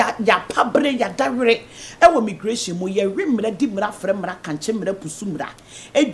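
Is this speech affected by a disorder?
No.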